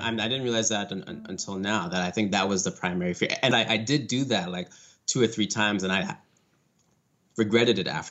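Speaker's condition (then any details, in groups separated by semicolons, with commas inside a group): Stutter; glottal block type stutter, onset at age 4, disclosure helps, avoids blocks with synonyms; significant, unpredictable, less than usual on Skype call, being on stage soothing; long silences, voice stops while mouth moves, frozen wide-eyed stare, breathy clicks, blocks on names; repeated sounds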